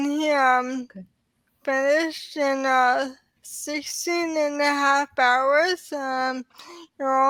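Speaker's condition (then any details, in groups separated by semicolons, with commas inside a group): ALS; diagnosed in early 30s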